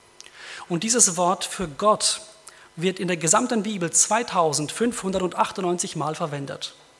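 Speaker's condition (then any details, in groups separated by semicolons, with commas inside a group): No condition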